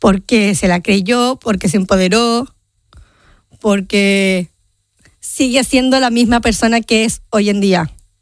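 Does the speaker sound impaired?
Yes: Down syndrome; genetic condition.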